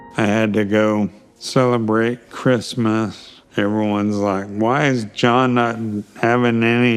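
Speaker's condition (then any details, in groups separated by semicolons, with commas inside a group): ALS; may lose speech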